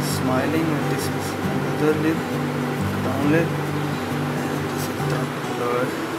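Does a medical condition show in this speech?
No.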